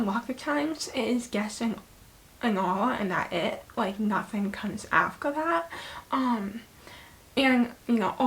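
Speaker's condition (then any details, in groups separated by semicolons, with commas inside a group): Hemiplegic cerebral palsy; very few words as preschooler, speech therapy from infancy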